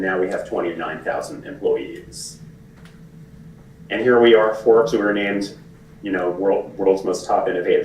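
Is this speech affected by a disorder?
No.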